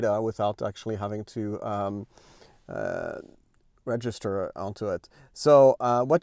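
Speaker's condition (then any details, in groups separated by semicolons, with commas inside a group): No condition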